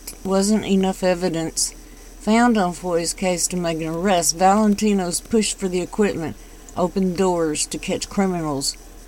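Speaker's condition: No condition

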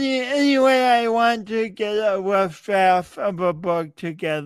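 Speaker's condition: Cerebral palsy; cerebral palsy present from birth, unique walk, yoga and laughter yoga built speaking confidence; speech impediment, comes and goes, avoided speaking in school, finds the words cerebral palsy hard to say

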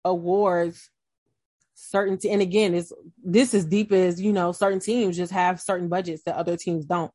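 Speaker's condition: No condition

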